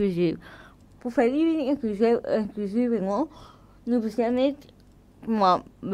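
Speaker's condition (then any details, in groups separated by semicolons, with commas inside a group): Cerebral palsy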